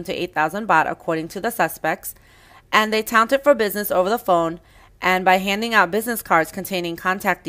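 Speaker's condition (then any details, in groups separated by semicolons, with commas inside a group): No condition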